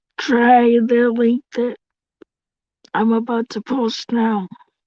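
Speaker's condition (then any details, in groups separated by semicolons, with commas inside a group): Cerebral palsy; visible disability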